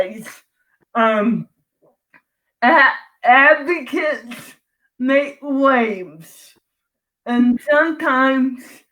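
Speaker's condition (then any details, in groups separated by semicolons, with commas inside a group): Cerebral palsy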